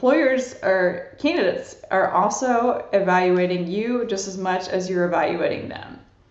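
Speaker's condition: No condition

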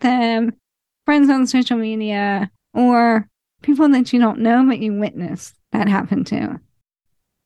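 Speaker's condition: ALS; terminal ALS, no cure

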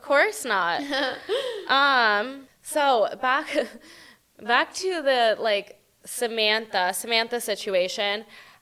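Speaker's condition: No condition

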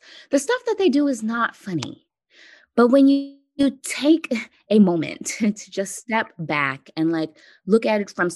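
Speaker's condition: Stuttering; severe in high school around age 17, fear of talking and communicating; expects stuttering during conversation; repeated sounds, prolonged sounds

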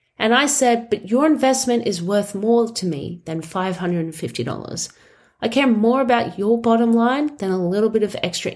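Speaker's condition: No condition

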